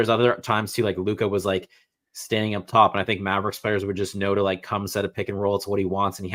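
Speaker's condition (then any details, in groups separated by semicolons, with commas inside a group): No condition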